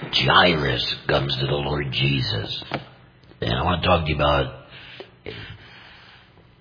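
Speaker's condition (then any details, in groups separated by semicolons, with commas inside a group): Total laryngectomy; no pain speaking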